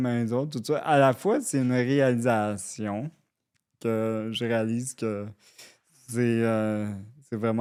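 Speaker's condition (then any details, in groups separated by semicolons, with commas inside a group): Cerebral palsy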